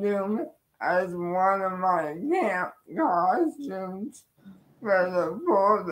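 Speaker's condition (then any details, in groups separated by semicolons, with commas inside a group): Cerebral palsy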